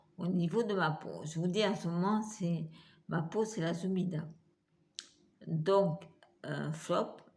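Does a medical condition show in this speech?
Yes: multiple sclerosis; uses wheelchair, trialling electric wheelchair.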